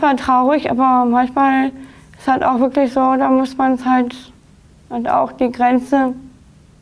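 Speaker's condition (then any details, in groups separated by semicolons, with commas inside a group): Down syndrome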